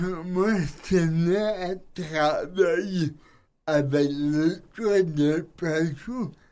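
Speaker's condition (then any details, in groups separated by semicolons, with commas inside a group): Cerebral palsy; does almost everything in own way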